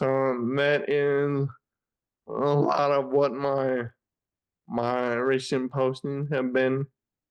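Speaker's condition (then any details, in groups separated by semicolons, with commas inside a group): Friedreich's ataxia; wheelchair dependent since age 18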